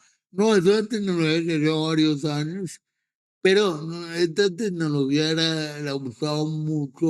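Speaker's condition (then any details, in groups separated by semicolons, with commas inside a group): Cerebral palsy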